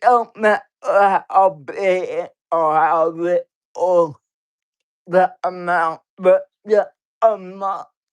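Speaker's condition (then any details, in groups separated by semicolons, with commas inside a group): Cerebral palsy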